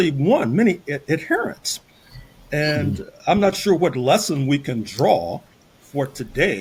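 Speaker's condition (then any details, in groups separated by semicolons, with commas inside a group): No condition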